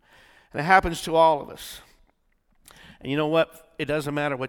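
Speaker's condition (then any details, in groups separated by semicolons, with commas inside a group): No condition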